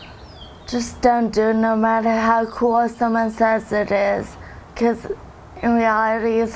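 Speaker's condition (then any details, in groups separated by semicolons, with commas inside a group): Neurological injury after ecstasy; slow speech, problems speaking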